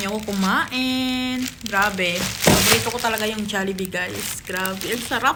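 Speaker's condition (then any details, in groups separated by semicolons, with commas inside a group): No condition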